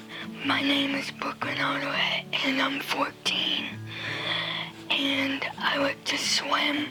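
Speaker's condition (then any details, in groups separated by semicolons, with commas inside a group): Cerebral palsy; cerebral palsy, premature birth, tracheostomy, feeding tube, airway surgery; raspy quiet voice, one vocal cord burned in airway surgery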